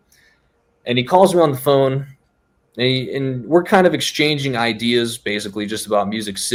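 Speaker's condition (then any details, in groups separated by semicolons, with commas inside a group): No condition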